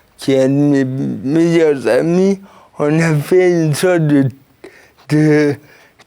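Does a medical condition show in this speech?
Yes: cerebral palsy; since birth, birth injury.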